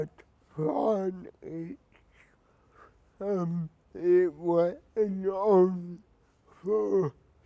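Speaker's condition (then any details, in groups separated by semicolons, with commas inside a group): Cerebral palsy; since birth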